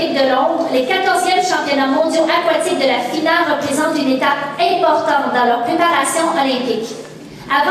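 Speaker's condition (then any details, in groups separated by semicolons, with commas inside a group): No condition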